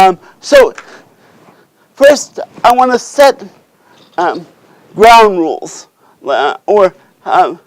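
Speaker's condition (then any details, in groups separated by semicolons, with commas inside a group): Cerebral palsy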